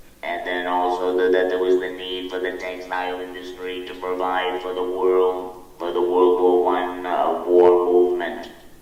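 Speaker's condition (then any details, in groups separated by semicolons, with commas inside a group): Laryngectomy; voice tires easily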